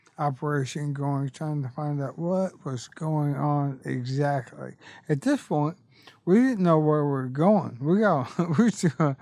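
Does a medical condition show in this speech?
Yes: ALS; bulbar-upper onset, tongue.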